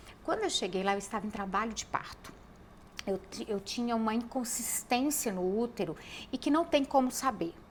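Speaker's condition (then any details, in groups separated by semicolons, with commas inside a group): No condition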